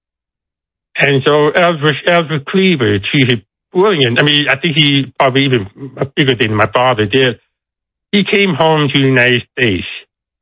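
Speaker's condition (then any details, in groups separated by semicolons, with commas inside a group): Deafness; deaf accent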